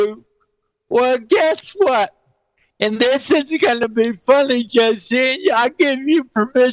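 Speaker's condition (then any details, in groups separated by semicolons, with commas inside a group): Cerebral palsy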